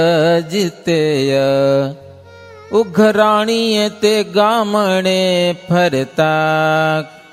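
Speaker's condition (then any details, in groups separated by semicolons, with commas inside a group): No condition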